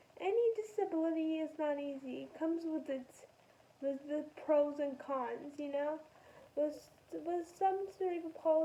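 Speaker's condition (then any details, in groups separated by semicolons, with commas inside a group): Spastic quadriplegic cerebral palsy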